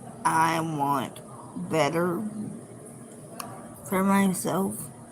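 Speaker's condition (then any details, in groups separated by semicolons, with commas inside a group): Cerebral palsy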